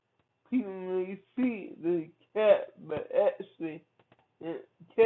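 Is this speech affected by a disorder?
Yes: cerebral palsy; from birth.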